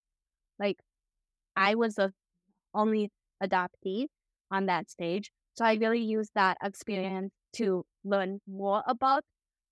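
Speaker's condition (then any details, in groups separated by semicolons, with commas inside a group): Stutter; stutter since early childhood, school speech therapy, worse from middle school with group presentations; hard to introduce self since childhood, stutter audible on stage, pageant start shaky then fine; blocks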